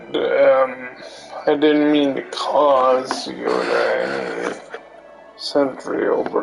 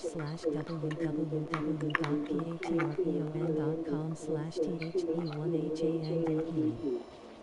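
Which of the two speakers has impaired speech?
The first: cerebral palsy; affects limbs.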